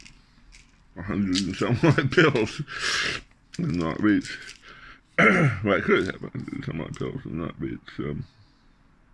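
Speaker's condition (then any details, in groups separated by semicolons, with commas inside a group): Glossectomy with reconstructed tongue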